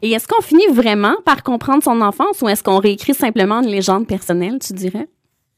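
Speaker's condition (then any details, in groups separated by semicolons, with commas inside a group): No condition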